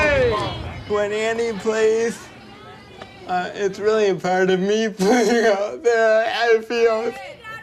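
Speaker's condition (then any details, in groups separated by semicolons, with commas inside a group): Cerebral palsy; predicted might never speak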